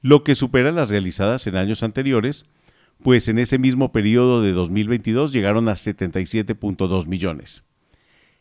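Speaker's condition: No condition

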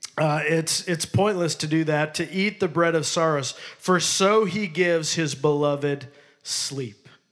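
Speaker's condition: No condition

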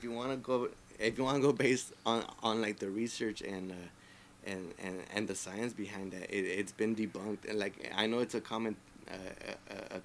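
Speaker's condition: Stuttering; stutter since childhood, only sibling affected despite same multilingual household; stuttered a lot in middle school, very quiet, at times physically unable to talk, avoided talking; repeated words, prolonged sounds

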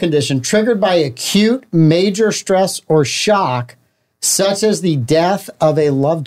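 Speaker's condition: No condition

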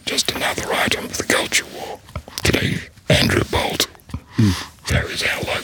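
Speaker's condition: Laryngectomy, voice prosthesis

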